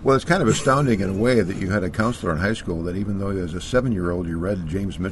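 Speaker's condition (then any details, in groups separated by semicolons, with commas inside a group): No condition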